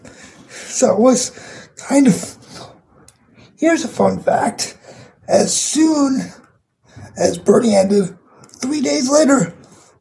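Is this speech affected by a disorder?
Yes: cerebral palsy; condition audible in voice.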